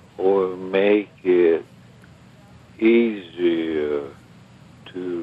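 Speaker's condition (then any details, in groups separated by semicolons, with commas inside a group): ALS; progressive neurodegenerative disease of brain and spinal cord nerve cells, diagnosed around age 69; diagnosed about six months before recording, considers many others much worse off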